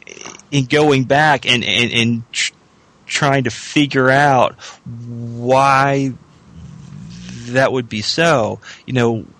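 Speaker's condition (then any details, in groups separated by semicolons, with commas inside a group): Stuttering; person who stutters, most anxiety tied to stuttering; stuttered openly rather than hiding in past phone-heavy job, talked openly about stuttering; repeated sounds, blocks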